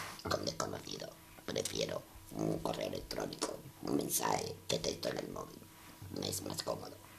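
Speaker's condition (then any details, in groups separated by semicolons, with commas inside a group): Total laryngectomy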